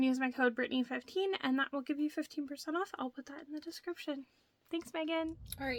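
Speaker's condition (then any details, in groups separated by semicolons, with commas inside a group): No condition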